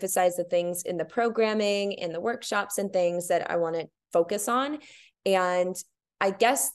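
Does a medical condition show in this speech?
No.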